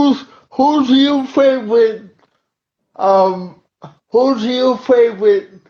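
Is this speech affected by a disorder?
Yes: cerebral palsy; uses wheelchair.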